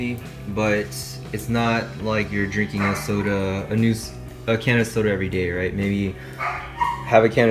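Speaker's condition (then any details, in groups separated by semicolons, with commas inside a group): No condition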